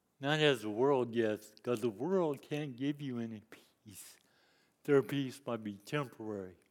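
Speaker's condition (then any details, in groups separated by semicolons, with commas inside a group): Cerebral palsy; lifelong disability since youth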